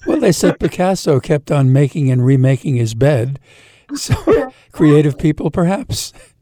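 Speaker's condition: No condition

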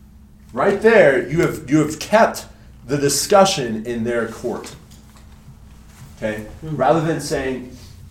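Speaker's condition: No condition

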